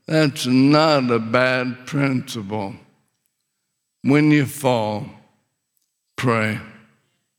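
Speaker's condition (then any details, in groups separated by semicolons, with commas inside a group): ALS; paralysis expected within a year or two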